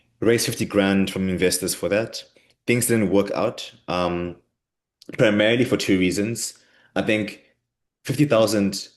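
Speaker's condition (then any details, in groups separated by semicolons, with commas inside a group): No condition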